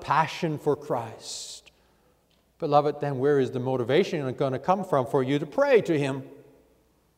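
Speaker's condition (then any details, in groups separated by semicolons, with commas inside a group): No condition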